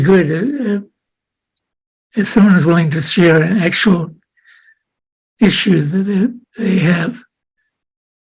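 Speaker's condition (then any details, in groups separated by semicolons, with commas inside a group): Parkinson's disease; unsteady walking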